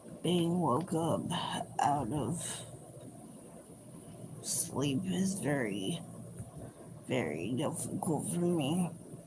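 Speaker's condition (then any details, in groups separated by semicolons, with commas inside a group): Cerebral palsy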